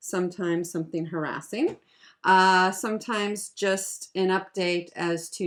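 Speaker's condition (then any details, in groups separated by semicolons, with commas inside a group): No condition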